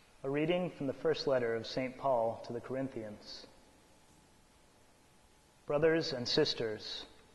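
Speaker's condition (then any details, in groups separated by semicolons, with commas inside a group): No condition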